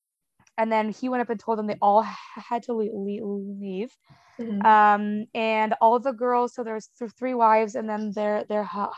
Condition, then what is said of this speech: Stuttering. So I definitely like, and the thing is, the more I drink, the better my speech gets, so it's fine like later on in the night.